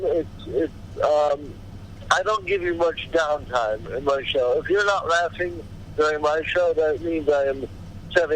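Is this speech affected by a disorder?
Yes: cerebral palsy; body deteriorating with age.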